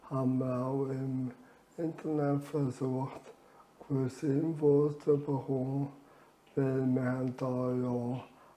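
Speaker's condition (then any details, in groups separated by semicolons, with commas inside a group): ALS; diagnosed at age 43, handwriting failed early, uses computer aids with mouse; about nine years since diagnosis, lung volume declining with disease; reduced air makes talking effortful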